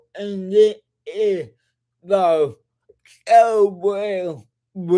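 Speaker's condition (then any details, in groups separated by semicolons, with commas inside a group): Cerebral palsy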